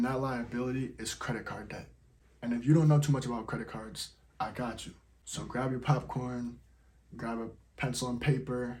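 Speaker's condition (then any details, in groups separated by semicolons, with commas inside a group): No condition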